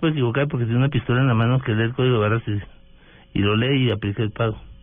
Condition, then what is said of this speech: Parkinson's disease. Como tengo la voz ahora que a veces me tiembla, a veces se me entiende, a veces no se me entiende